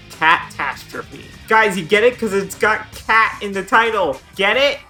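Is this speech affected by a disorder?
No.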